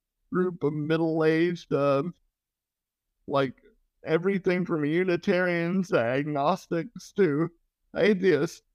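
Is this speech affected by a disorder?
Yes: cerebral palsy.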